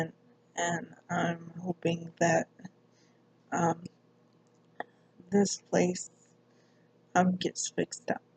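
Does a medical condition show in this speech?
Yes: cerebral palsy; speech affected.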